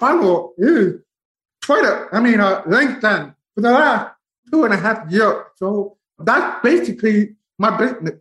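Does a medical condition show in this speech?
Yes: profound deafness, bilateral, from spinal meningitis; slight residual hearing when loud.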